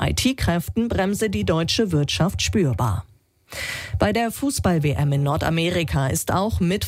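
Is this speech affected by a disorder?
No.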